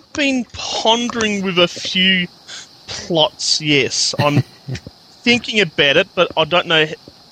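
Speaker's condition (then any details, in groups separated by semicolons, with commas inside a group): Stuttering; described as never that bad; fluent when acting, stutters once fluency noticed, worse in small groups, rare at home unless angry; prolonged sounds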